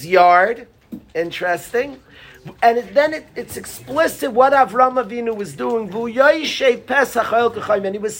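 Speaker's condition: No condition

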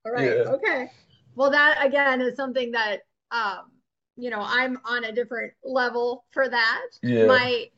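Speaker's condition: No condition

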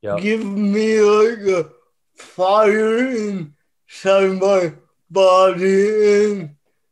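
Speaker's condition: Cerebral palsy; ongoing gym workouts

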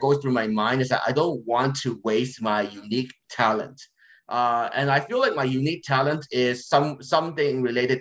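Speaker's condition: No condition

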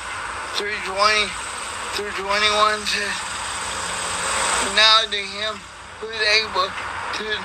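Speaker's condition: Cerebral palsy; cannot read

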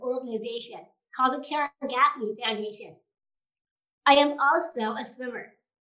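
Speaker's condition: Down syndrome

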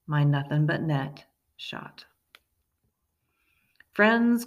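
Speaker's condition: No condition

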